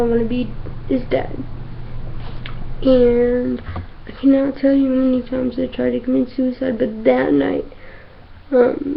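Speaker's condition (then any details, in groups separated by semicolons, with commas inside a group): Cerebral palsy; from infancy, difficulty moving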